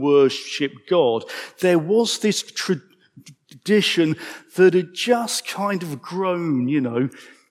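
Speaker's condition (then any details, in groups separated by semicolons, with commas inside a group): Stammer; prolonged sounds, blocks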